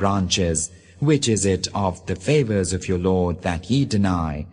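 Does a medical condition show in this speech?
No.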